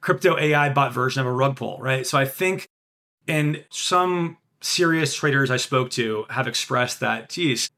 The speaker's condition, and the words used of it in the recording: None; typical speech.